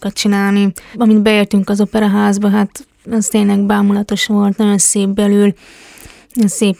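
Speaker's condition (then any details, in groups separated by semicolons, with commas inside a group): Hearing impairment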